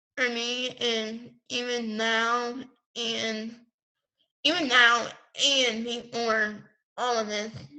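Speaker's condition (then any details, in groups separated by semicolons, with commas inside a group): Pompe disease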